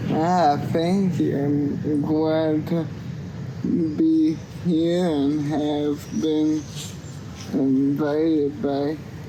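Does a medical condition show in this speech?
Yes: cerebral palsy; cannot walk unaided.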